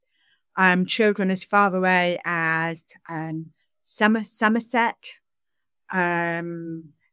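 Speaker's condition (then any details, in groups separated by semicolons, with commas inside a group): Deafness; sign-supported English, signing and speaking at the same time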